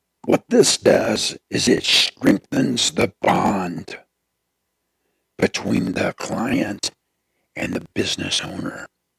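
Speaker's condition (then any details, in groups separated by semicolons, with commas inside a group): Throat cancer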